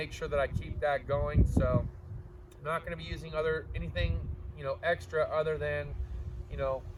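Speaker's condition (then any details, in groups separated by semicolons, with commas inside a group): No condition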